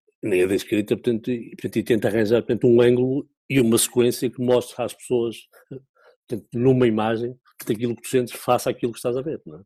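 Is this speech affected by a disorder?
Yes: stuttering; lifelong stutter since childhood, speech therapy about 30 years ago, techniques still used when needed; stuttering more while discussing stuttering; worse discussing it, with people waiting, time pressure, varies daily, certain words, syllables, word substitution, poor diction; here repeated sounds.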